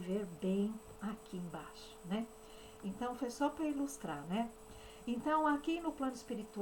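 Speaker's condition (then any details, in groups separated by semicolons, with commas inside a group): No condition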